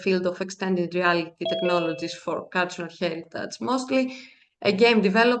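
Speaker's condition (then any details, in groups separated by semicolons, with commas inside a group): No condition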